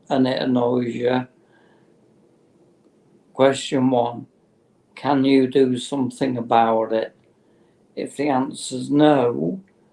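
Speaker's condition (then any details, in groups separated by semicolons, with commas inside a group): Motor neurone disease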